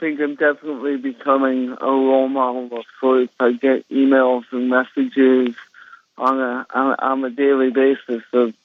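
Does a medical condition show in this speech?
Yes: cerebral palsy; speech affected in childhood, countless speech therapy sessions, now speaks as heard today.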